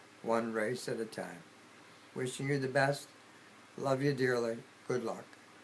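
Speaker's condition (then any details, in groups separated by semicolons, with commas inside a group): Amyotrophic lateral sclerosis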